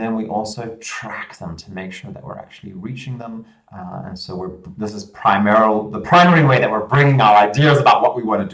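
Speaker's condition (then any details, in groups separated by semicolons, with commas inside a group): No condition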